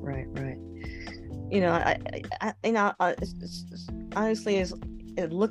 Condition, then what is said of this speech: Stuttering. You know, if I stutter or if this happens or pause, please forgive me.